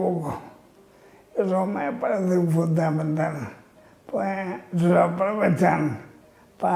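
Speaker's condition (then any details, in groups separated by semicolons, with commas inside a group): Amyotrophic lateral sclerosis (ela)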